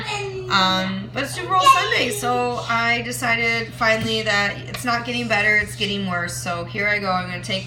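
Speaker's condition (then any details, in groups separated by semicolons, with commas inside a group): No condition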